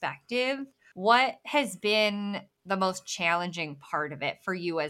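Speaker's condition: Bilateral cleft lip and palate; congenital

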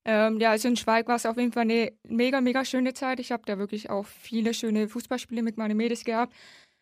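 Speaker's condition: Hard of hearing since birth; congenital severe hearing loss, nearly deaf, detected at age three, left cochlear implant since age nine; left cochlear implant held by magnet, loss over 55 decibels, rain problematic, partial sign language

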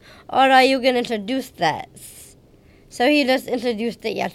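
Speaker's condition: Down syndrome; age 31

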